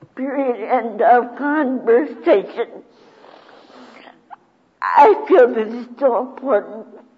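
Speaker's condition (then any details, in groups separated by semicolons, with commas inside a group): Cerebral palsy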